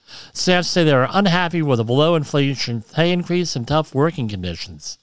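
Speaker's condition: Cleft lip and palate

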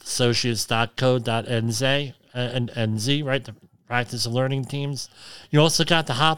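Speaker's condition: Cleft lip and palate; has tinnitus

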